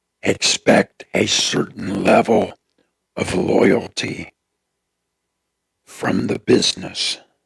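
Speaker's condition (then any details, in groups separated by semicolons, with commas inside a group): Throat cancer; tracheostomy tube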